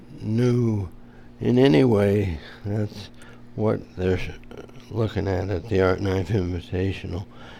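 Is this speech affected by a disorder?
Yes: Parkinson's disease; managed, under control.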